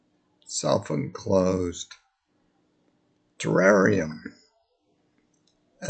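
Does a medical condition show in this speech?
Yes: multiple sclerosis.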